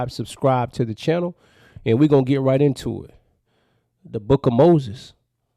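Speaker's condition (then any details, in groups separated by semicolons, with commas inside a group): No condition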